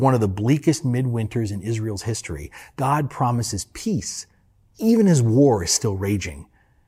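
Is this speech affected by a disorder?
No.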